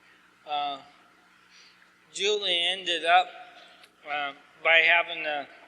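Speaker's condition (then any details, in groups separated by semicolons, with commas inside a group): ALS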